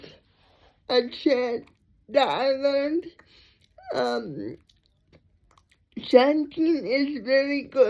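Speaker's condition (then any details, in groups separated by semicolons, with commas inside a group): Cerebral palsy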